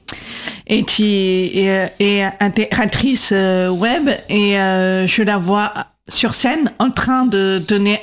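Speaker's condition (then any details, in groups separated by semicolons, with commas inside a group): Deaf from birth, congenital; follows show via live transcription by Céline Ripoll, needs subtitles and transcripts for videos, podcasts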